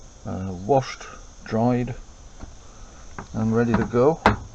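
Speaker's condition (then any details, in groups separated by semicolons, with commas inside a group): No condition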